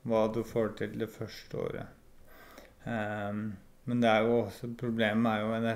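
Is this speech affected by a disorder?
Yes: ALS.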